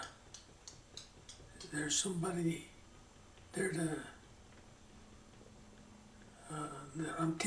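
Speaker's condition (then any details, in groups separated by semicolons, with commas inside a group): Parkinson's; slowing down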